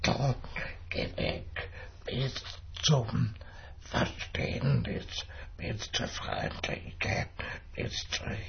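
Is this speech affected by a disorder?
Yes: dystonia with speech disorder; lifelong, first noticed at age 6 in primary school, could not write as a child; can only speak slowly.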